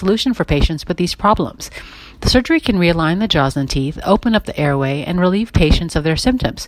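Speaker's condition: No condition

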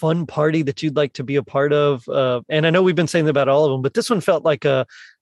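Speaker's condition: No condition

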